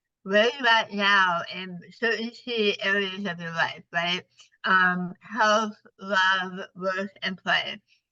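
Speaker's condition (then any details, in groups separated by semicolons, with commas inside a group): Partial glossectomy for tongue cancer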